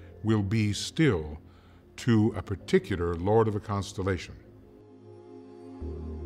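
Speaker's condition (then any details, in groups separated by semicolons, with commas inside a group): No condition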